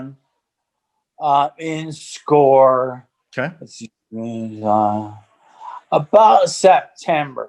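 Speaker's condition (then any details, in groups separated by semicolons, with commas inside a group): ALS; spasticity as early symptom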